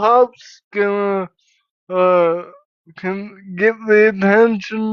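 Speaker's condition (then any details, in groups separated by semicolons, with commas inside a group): Cerebral palsy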